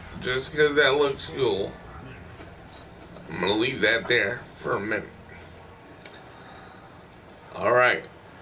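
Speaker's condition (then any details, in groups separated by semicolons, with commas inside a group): Cerebral palsy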